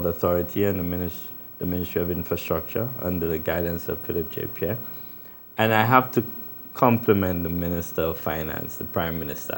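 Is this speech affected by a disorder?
No.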